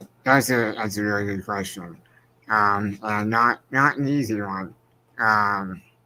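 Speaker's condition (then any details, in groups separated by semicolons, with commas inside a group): Spinal muscular atrophy; progressive, wheelchair; declining function, robotic exoskeleton therapy, uses voice control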